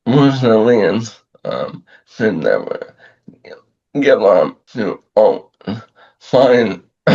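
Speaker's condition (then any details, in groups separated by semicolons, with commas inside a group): ALS; about two years since onset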